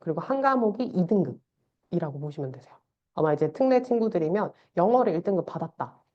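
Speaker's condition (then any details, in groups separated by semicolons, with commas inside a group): No condition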